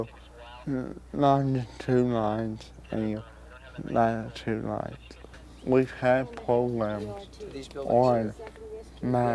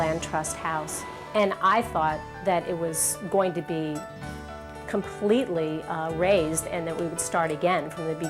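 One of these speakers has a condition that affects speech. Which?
The first: cerebral palsy.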